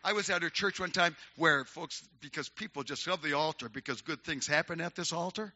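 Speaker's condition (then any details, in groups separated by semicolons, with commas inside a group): No condition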